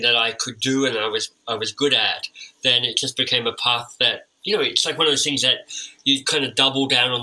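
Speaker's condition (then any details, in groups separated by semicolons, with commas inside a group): Cleft lip and palate; time with an orthodontist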